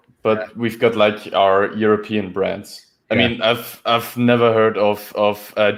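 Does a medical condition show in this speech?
No.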